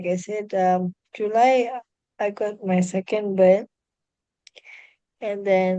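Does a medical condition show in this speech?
Yes: cerebral palsy; spastic quadriplegia, neonatal brain oxygen loss, premature birth.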